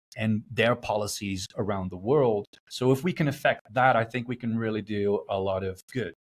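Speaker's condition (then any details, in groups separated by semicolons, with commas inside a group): No condition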